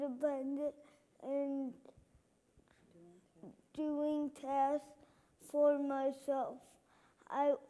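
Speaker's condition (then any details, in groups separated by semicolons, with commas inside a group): Cerebral palsy; left hand and left side affected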